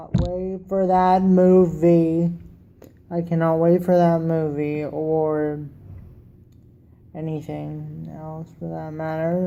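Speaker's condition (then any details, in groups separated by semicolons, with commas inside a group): Cerebral palsy; wheelchair user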